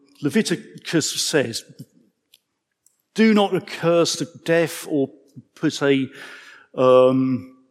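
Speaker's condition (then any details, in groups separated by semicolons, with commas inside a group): Stammer; stammer audible in speech; prolonged sounds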